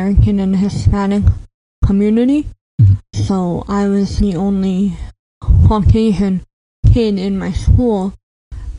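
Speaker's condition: Cleft palate; predicted at birth mute or severely impeded, speech classes once or twice weekly through elementary school

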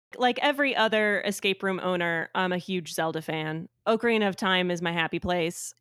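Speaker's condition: No condition

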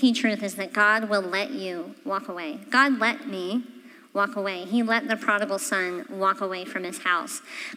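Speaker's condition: Cleft palate; congenital

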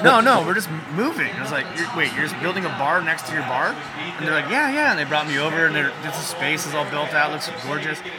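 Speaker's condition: No condition

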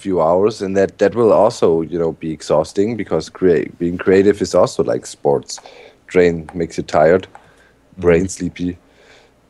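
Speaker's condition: No condition

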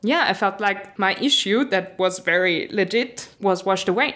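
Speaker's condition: No condition

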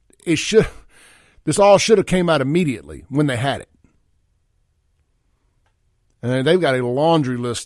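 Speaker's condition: No condition

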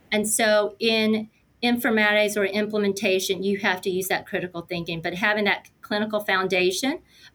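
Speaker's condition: No condition

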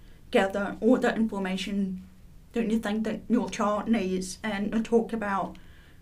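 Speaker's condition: Profound deafness

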